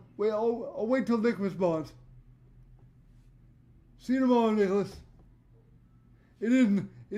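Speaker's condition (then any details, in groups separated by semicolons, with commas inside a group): Cerebral palsy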